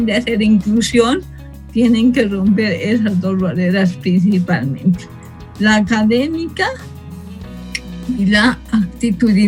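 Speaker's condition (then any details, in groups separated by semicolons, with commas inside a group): Cerebral palsy from birth; speech and language affected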